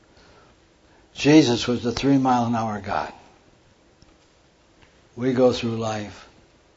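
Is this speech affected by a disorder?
Yes: Parkinson's; diagnosed 14 years ago by neurologist in Lincoln, Nebraska, tremor; hand tremor during talk.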